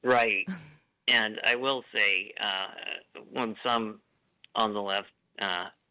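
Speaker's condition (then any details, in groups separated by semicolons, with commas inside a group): Duchenne muscular dystrophy; Duchenne muscular dystrophy diagnosed at age 3, power chair since about age 10; ventilator may be audible, speech cadence slightly different but works well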